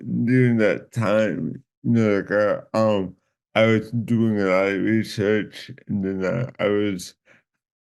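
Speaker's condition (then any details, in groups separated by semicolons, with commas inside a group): Cerebral palsy; from birth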